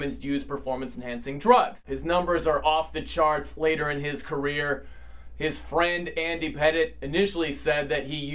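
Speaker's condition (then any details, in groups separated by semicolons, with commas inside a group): No condition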